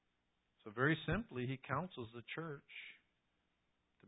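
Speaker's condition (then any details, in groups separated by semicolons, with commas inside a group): No condition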